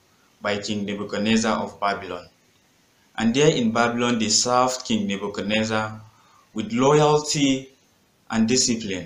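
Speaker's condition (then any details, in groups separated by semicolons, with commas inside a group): No condition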